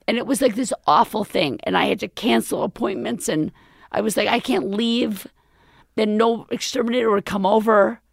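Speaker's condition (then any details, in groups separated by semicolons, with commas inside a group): Left vocal cord paralysis, left unilateral; permanent left cord, near-fatal pneumonia two years ago, intubation, tracheostomy, feeding tube, steroid injections; recent type 1 thyroplasty with implant joining cords, may need another surgery, still hard to swallow; current voice temporary after recent surgery, could not talk or swallow during acute illness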